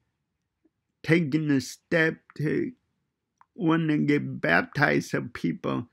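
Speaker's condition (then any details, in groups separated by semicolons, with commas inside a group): Cerebral palsy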